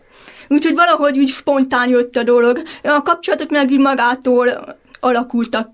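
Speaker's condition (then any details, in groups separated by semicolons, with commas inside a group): Deafblindness (hearing impairment)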